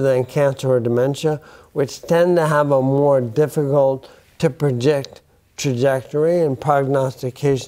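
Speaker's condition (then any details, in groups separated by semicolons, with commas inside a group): Bulbar onset ALS; affects speech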